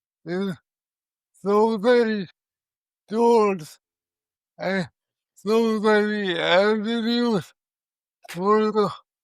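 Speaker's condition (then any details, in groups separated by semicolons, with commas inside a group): Cerebral palsy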